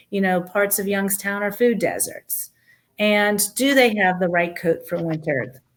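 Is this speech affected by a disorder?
No.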